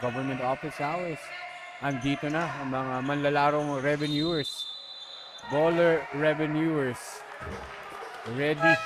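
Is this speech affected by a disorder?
No.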